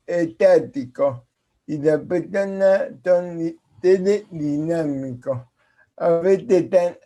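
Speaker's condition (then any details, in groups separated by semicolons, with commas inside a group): Cerebral palsy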